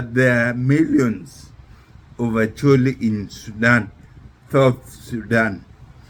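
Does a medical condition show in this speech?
Yes: neurological disease.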